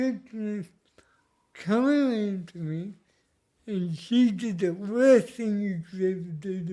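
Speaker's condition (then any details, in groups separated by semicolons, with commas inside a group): Cerebral palsy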